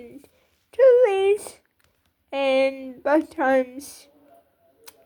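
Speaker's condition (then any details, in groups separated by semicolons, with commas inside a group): Cerebral palsy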